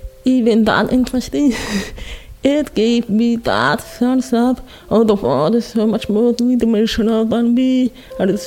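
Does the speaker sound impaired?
Yes: born deaf; congenital profound, hearing aids, cochlear implant left ear via skull surgery, listening therapist every two weeks; over two years after implant, relies on lip reading, still learning to understand speech; learned to speak growing up, listeners must focus closely on voice.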